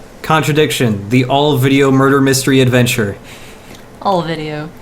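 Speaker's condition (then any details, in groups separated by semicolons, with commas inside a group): No condition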